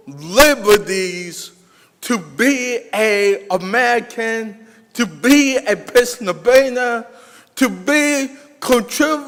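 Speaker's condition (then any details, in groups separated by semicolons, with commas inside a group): Cerebral palsy; with intellectual disability; past speech therapy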